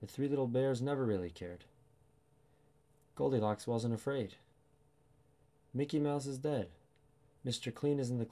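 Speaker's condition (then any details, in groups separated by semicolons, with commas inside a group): No condition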